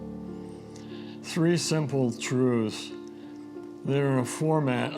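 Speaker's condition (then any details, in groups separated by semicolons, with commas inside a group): ALS; diagnosed almost two years ago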